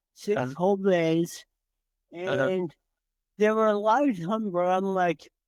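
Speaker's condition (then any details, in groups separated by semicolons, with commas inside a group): Cerebral palsy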